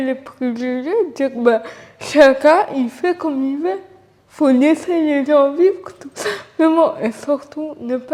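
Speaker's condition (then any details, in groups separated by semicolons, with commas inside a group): Cerebral palsy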